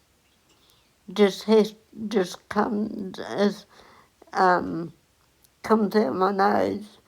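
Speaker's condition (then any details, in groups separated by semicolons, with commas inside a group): Cerebral palsy; onset at 8 days old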